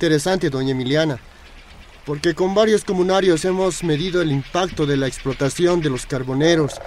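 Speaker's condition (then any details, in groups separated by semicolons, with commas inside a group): No condition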